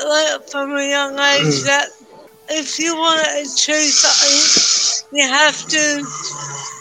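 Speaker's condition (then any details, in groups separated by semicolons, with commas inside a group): Cerebral palsy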